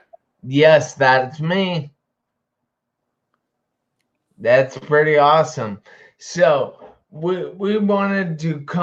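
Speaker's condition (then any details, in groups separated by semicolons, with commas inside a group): Traumatic brain injury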